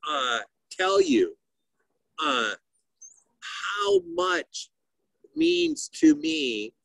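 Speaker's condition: Aphasia; can talk, loses about half the words in conversation, frequent hesitations

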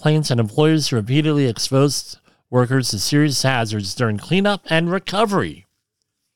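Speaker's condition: Cleft lip and palate

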